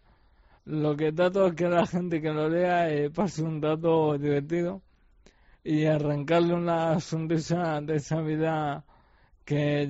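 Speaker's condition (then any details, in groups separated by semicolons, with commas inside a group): ALS; facial and mouth muscles affected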